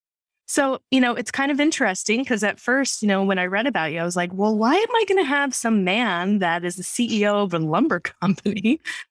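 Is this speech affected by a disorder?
No.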